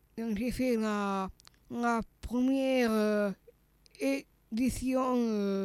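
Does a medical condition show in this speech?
Yes: Down syndrome (trisomy 21); congenital heart malformation.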